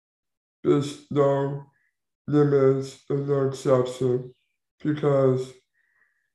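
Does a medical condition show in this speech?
Yes: Down syndrome; intellectual disability.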